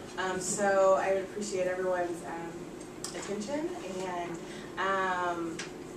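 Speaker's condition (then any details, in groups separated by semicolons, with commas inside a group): No condition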